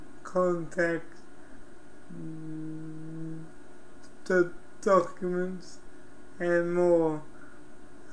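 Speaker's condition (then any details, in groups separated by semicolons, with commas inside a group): Cerebral palsy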